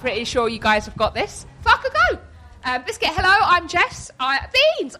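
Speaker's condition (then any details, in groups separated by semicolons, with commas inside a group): Tourette's syndrome; support worker helps during severe episodes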